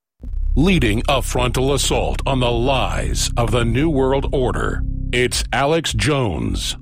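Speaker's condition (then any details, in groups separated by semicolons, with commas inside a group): No condition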